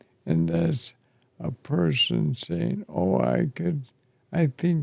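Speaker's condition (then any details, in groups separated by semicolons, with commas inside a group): ALS; affects chest and throat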